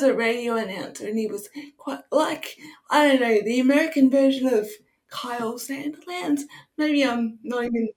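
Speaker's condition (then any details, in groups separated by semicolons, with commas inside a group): Cerebral palsy; wheelchair user; sometimes taken for drunk on first sight on cam, speech affected on bad days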